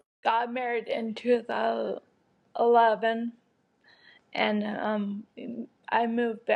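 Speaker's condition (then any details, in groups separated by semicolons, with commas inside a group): Multiple system atrophy; movement difficulty, no longer in speech therapy; speech first symptom, worsening, considering speech-generating device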